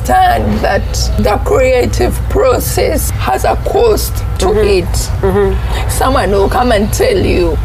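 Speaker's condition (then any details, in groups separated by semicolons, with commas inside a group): Cerebral palsy; onset in secondary school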